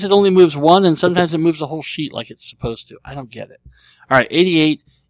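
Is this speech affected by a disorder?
Yes: cleft lip and palate; treated as a baby.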